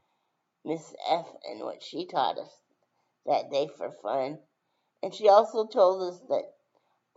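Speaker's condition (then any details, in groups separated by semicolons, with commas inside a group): Brain injury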